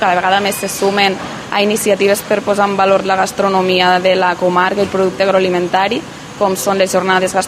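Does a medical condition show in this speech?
No.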